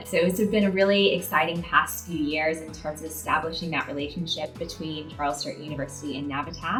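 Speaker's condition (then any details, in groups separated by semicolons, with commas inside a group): No condition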